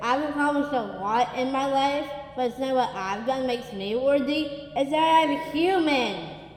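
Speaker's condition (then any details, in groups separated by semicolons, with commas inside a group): Down syndrome; speech therapy from infancy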